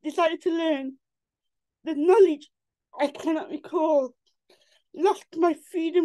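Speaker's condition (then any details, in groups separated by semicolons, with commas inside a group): Cerebral palsy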